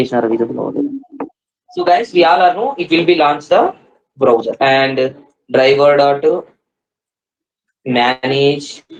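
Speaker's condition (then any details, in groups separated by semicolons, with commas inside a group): No condition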